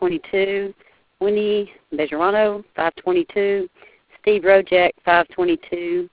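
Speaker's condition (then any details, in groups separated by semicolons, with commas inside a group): No condition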